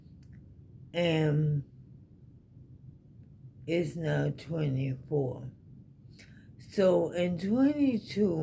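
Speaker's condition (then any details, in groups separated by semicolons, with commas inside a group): ALS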